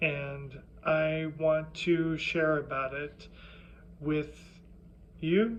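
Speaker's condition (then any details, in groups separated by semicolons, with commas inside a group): Primary lateral sclerosis; upper motor neuron disease; dysarthria, difficulty articulating, very slow speech, hard to understand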